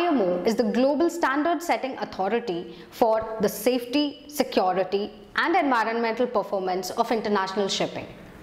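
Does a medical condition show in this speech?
No.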